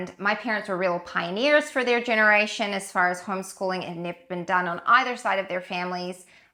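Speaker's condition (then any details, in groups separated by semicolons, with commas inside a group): No condition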